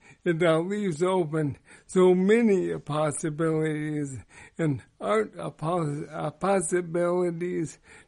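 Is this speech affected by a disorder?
Yes: ALS; progressive motor neuron disease, slower progression than most.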